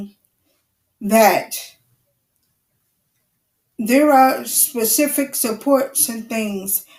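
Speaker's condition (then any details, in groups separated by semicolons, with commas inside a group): Cerebral palsy; wheelchair user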